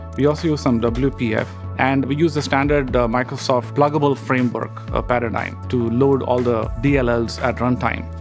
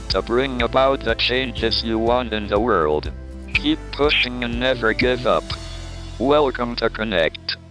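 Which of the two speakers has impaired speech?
The second: ALS; uses assistive technology to communicate; cannot speak without technology, speaking through a speech-generating device.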